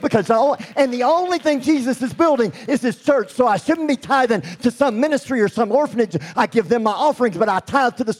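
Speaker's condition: Cleft lip and palate; congenital

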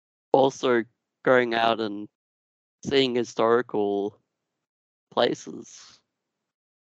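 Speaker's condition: Duchenne muscular dystrophy; genetic, progressive

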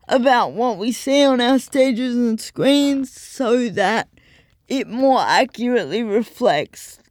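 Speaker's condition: Cerebral palsy; full-time wheelchair user

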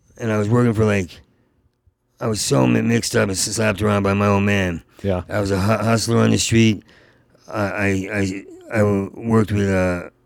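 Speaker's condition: Stuttering; long-standing stutter since college years, always stuttered in job interviews; still stutters in conversation; part-word and whole-word repetitions, fluent when telling stories, doing characters or imitating people; repeated words, prolonged sounds

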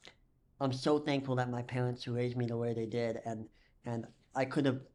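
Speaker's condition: Cleft lip and palate; missing muscles

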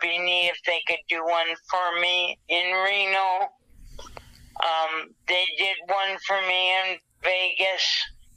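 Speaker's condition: Dysarthria after stroke; hemorrhagic stroke in left thalamus, right-sided paralysis, wheelchair, hospitalized over a month, blood reabsorption takes 1-2 years; dysarthria from stroke, speech affected, no aphasia, cognition intact

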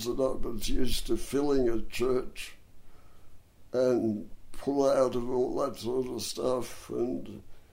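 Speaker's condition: Dystonia and cerebral palsy; bronchial asthma

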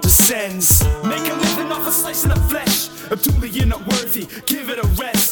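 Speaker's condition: No condition

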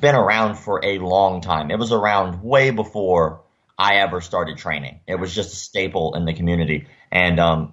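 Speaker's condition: Cleft lip and palate; facial scars from surgeries

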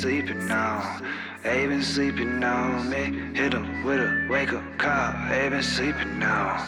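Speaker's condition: No condition

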